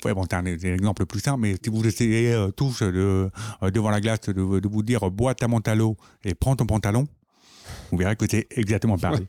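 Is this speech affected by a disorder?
Yes: profound deafness from birth; profound congenital deafness, behind-the-ear hearing aids, cued speech (LPC), sign language learned later, younger sister also deaf; perceives sounds, half lipreading half hearing, must see speaker, group talk tiring, video relay centre for calls.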